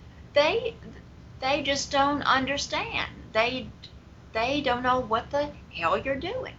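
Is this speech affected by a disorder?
Yes: stuttering; long-standing stuttering, managed over the years; here repeated words, prolonged sounds.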